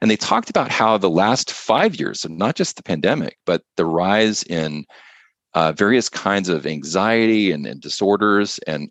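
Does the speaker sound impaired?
No.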